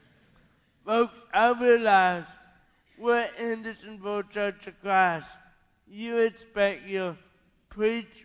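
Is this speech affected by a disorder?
Yes: cerebral palsy; lifelong.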